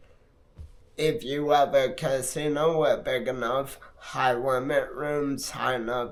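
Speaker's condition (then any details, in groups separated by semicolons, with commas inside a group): Multiple sclerosis; affects hands and left arm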